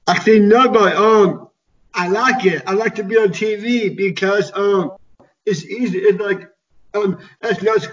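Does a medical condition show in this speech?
Yes: Down syndrome; gives motivational keynote speeches to large crowds, speaks on reality television.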